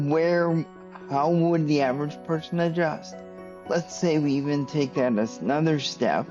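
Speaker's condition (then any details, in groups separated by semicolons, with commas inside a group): Cerebral palsy; stiff muscles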